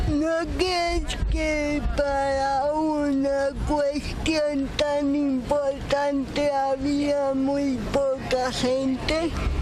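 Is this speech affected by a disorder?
Yes: cerebral palsy; speaks with difficulty.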